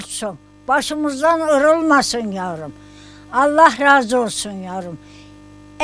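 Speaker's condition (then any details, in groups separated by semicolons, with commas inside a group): No condition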